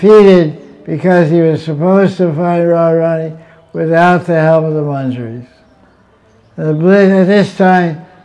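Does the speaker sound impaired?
Yes: deafness; unsure of microphone volume, asks audience whether heard, finds sound way too loud.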